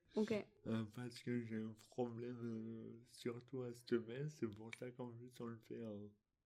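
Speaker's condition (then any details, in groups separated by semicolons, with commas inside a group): Dystonia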